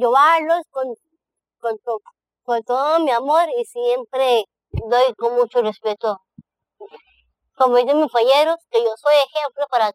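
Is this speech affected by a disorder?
Yes: Down syndrome; present from birth.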